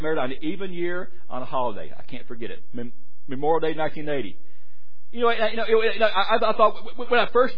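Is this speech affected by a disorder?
Yes: stuttering; struggled with it for a while, adults at gadsdale said stutter barred preaching; stuttered while presenting sermon; here repeated sounds, repeated words.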